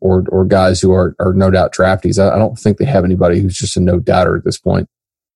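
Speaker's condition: No condition

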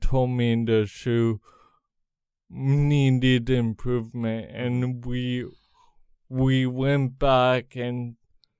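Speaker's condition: Cerebral palsy; congenital

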